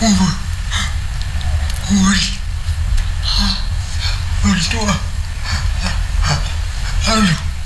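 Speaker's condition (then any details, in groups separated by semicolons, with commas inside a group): Cerebral palsy; finds communicating through writing easier than expressing directly, companion often answers for him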